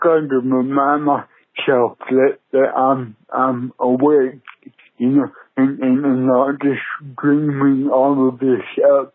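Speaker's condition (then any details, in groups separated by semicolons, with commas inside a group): Cerebral palsy; cerebral palsy present from birth, unable to play sports growing up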